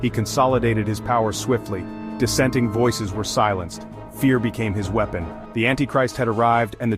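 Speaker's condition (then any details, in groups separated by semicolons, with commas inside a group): No condition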